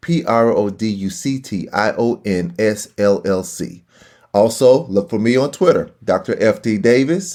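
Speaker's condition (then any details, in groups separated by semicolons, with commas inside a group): No condition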